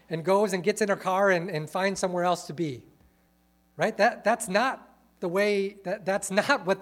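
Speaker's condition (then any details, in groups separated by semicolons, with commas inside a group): No condition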